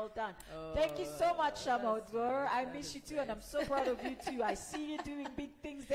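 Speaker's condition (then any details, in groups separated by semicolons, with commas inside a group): No condition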